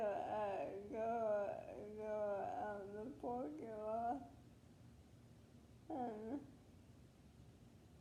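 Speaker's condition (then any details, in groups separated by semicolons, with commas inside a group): Leukodystrophy; wheelchair user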